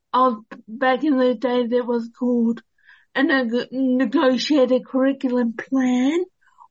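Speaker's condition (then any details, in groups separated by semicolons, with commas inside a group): Cerebral palsy; low energy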